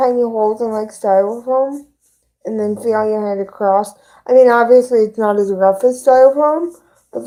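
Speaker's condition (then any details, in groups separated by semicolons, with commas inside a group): Cerebral palsy; both hands affected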